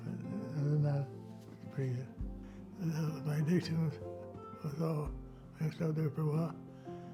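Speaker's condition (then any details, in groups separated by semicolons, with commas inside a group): Parkinson's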